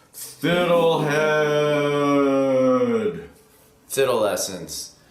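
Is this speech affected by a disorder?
No.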